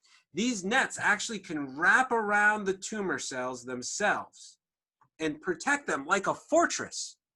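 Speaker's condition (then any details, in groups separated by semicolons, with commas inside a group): No condition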